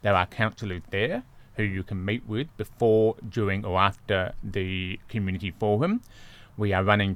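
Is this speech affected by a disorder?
Yes: deafness; congenital deafness, born deaf.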